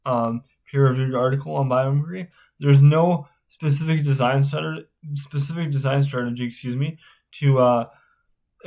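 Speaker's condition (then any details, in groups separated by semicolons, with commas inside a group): Spastic cerebral palsy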